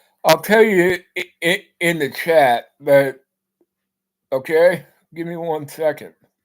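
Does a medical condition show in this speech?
Yes: Parkinson's; speech impediment.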